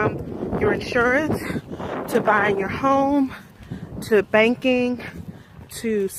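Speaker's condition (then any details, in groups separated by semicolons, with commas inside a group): No condition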